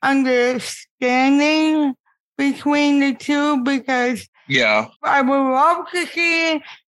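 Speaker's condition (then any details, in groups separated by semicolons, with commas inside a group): Cerebral palsy; ambulatory, uses a wheelchair; impaired speech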